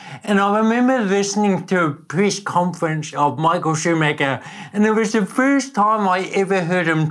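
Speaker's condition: Cerebral palsy; talking and limbs

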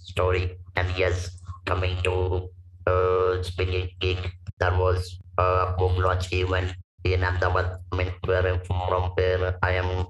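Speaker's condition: Laryngectomy for vocal cord cancer, stage 4 vocal cord cancer; speaks with electrolarynx; robotic electrolarynx voice

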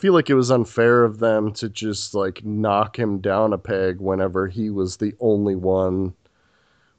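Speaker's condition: No condition

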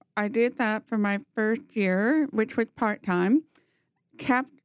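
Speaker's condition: Profound hearing loss, congenital, bilateral; used captioning and FM receiver in law school

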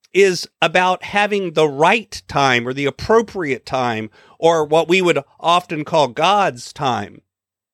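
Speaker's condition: No condition

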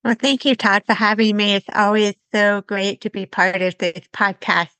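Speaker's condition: Severe to profound hearing loss; earlier body

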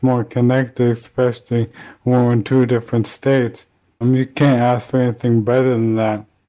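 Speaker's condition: ALS; progressive neurodegenerative

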